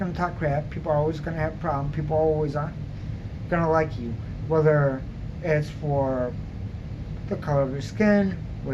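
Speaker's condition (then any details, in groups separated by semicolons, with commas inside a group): Cerebral palsy; mild; speech somewhat unclear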